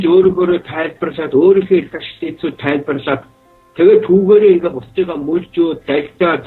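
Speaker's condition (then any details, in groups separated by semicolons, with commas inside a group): No condition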